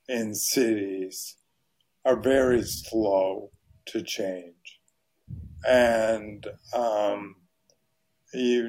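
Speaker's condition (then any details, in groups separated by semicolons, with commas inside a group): ALS; probably hereditary, father and uncle died of ALS; voice very hoarse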